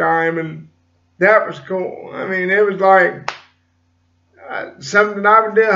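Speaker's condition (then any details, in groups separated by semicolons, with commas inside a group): Cerebral palsy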